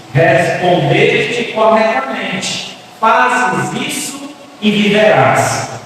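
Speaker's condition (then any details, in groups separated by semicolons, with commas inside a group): No condition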